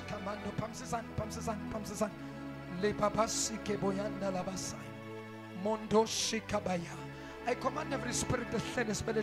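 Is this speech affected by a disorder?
No.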